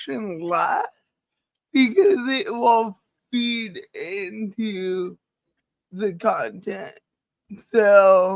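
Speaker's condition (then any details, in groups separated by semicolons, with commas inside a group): Cerebral palsy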